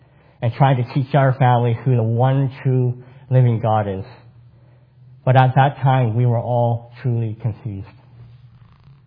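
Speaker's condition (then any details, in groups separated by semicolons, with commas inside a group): Cleft palate; congenital cleft palate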